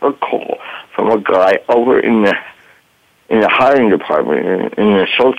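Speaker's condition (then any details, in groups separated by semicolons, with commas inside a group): Voice box damage from tracheostomy; 1-2 week coma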